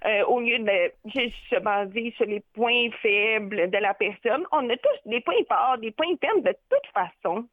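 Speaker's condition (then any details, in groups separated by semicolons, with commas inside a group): Deafness with cochlear implant; hard of hearing with implant, hears nothing without it, trouble with phone, deep voices, fast talkers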